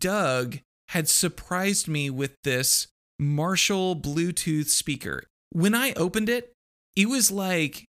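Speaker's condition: No condition

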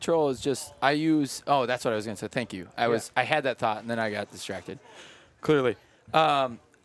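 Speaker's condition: No condition

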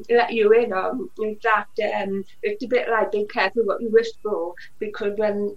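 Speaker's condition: Usher syndrome (deafblindness), profoundly deaf since birth, severe; 5% vision in both eyes

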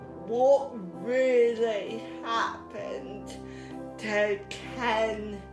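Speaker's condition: Cerebral palsy

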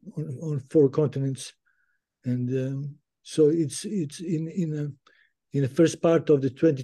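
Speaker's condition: Parkinson's disease; stopped playing guitar publicly 2015

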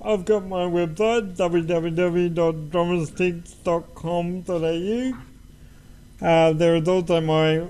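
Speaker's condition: Cerebral palsy; uses wheelchair

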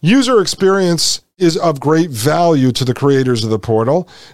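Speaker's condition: No condition

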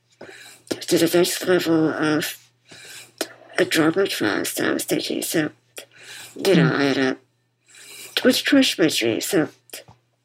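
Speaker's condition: Muscular dystrophy; diagnosed as toddler, uses wheelchair; wears bipap machine to help breathe, relies on others for most daily activities; bipap machine audible throughout conversation

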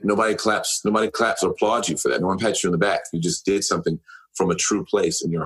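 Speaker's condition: No condition

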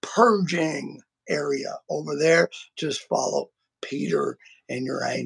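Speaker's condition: Vocal cord surgery; multiple vocal cord surgeries

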